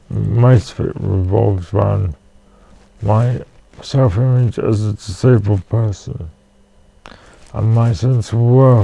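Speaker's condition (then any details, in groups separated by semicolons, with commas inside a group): Cerebral palsy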